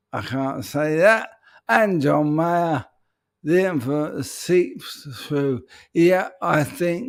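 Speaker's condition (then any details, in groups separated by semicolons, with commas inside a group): ALS; voice may sound peculiar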